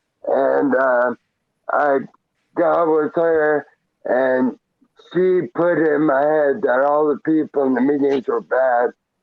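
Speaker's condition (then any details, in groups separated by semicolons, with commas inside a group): Traumatic brain injury; hit by car as pedestrian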